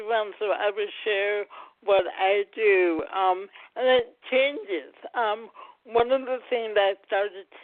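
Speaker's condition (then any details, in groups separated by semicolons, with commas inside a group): Cerebral palsy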